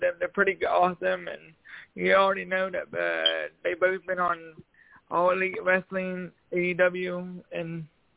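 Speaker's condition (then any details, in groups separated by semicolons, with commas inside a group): Cerebral palsy; spanish speaker with limited english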